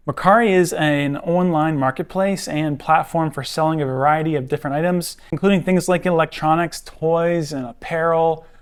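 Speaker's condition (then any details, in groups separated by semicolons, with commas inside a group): No condition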